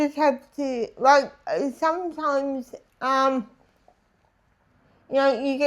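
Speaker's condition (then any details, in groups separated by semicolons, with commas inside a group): Disability affecting speech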